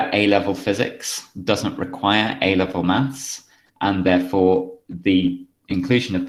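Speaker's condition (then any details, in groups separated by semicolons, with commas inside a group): No condition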